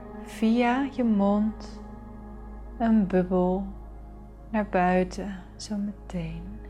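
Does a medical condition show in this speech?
No.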